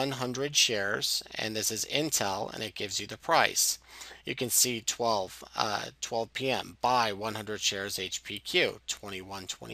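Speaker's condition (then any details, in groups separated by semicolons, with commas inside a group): No condition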